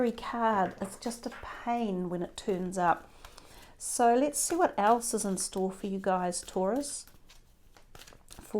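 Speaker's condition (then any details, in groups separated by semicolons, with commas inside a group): No condition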